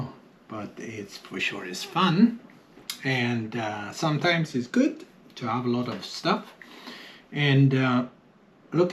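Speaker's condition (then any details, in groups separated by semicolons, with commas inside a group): No condition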